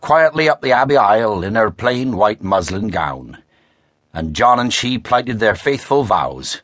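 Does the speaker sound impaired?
No.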